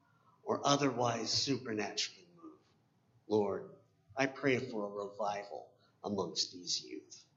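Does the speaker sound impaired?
Yes: cleft palate; congenital cleft palate.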